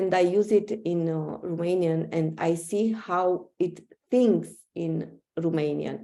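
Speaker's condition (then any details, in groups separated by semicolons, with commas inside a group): No condition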